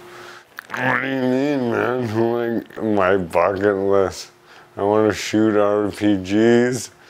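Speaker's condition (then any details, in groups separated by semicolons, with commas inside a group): Amyotrophic lateral sclerosis; breathing currently fine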